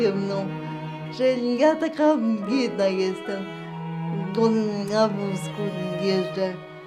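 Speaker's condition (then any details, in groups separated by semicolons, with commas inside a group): Cerebral palsy; predicted never to speak, learned through daily exercises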